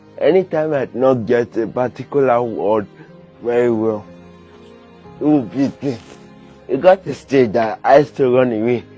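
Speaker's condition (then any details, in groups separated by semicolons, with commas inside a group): Cerebral palsy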